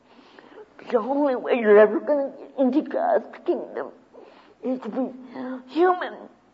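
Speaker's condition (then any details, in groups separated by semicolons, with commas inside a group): Cerebral palsy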